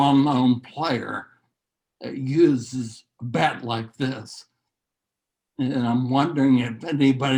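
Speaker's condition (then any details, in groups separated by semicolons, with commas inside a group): Neurological disease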